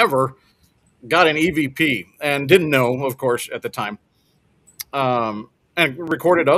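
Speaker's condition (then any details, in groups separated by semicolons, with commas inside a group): No condition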